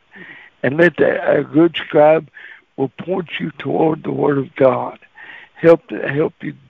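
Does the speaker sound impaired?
Yes: cerebral palsy; walks really funny.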